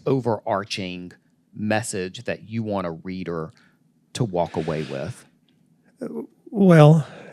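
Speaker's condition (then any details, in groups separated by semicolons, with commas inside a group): No condition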